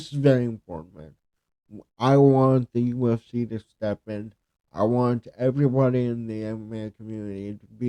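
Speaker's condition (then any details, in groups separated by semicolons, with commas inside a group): Cerebral palsy; speech affected by cerebral palsy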